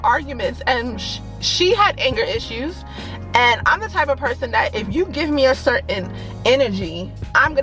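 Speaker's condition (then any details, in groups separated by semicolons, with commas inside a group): No condition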